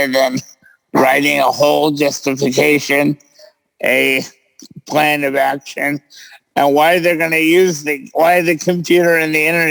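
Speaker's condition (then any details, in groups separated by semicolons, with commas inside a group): Cerebral palsy; present since birth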